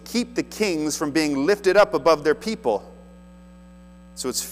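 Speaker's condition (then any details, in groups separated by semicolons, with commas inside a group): No condition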